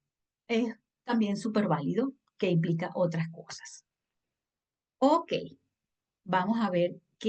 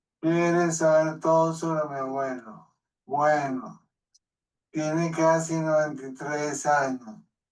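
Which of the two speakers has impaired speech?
The second: Parkinson's disease; deep brain stimulation implant; over 25 years since diagnosis, implant 11 years, before speech therapy; major speech impairment.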